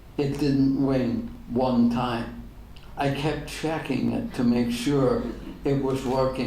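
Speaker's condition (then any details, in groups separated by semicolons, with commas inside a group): ALS; degenerative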